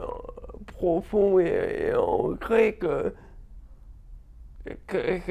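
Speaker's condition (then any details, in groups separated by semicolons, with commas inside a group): Cerebral palsy; perceptual disorders; slowness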